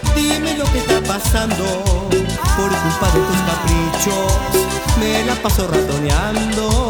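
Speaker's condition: No condition

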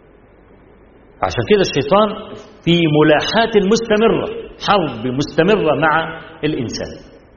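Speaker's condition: No condition

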